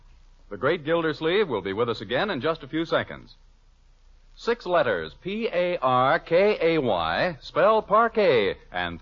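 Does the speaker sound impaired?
No.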